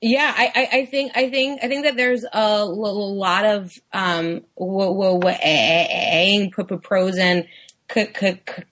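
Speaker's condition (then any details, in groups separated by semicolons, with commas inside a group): Stuttering; variable stuttering, past periods with shorter, less tight blocks; stuttering out of control lately, really long blocks that feel impossible to get out of; very long, changing stuttering easier when blocks shorter; repeated sounds, repeated words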